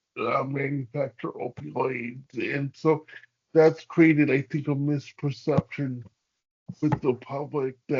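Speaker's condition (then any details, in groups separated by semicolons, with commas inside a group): Cerebral palsy; hamstring releases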